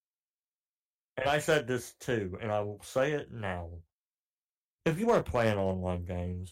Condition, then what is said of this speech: Cleft palate. The medical issues where my voice is like, how do I put this? My voice sounds deeper than it actually is.